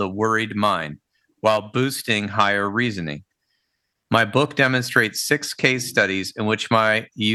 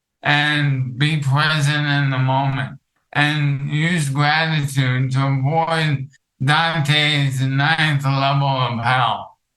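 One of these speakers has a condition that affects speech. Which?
The second: ALS; affects vocal cords; medication treatment; hard to talk long, less clear speech.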